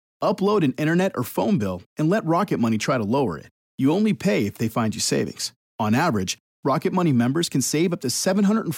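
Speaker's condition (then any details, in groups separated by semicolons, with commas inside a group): No condition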